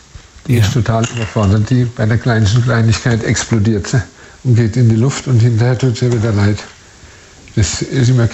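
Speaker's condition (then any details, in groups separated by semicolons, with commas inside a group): Parkinson's disease, early onset; onset at 40, 15 years ago, arm not swinging, physiotherapy ineffective, diagnosed by tablet response; age 60, needs care, wife does everything, less active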